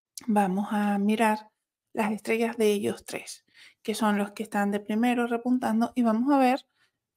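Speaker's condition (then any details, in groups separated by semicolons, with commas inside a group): No condition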